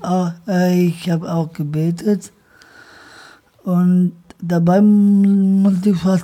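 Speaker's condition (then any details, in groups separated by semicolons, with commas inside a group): Down syndrome; age 26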